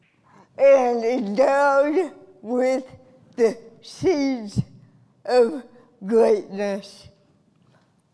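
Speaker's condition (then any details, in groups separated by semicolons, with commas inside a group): Cerebral palsy; from birth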